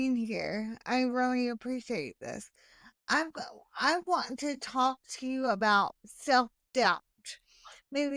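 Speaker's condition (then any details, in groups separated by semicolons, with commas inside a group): Hemiplegic cerebral palsy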